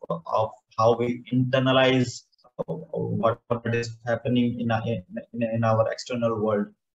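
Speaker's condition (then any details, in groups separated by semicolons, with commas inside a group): Stammering; stammering began around age eight, undiagnosed learning disability, self-diagnosed dyslexia and dyspraxia, motor coordination difficulties; stammering no longer affects everyday life, enjoys stammering now; difficulty articulating and forming sentences, worse in English as non-native language; repeated sounds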